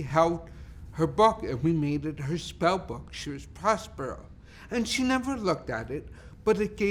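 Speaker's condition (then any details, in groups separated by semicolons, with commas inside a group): Cerebral palsy; speech primarily affected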